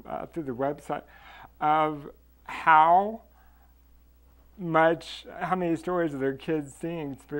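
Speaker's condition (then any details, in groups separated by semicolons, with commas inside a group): Cerebral palsy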